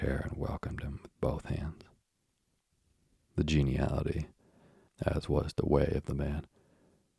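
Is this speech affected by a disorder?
No.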